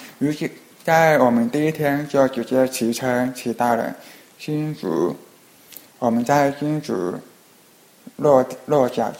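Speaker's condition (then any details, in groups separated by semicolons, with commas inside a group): Hearing impairment; Skype video calls hard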